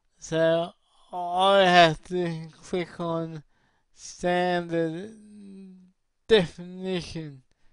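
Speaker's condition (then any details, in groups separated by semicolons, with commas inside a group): Cerebral palsy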